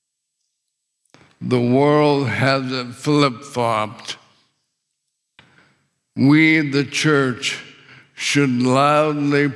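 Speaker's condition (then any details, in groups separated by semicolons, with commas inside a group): ALS; very little physical function, paralysis expected within a year or two, later breathing muscle failure expected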